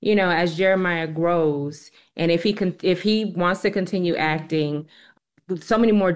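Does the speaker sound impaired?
No.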